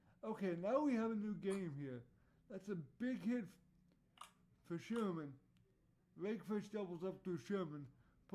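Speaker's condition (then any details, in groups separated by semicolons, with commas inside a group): Cerebral palsy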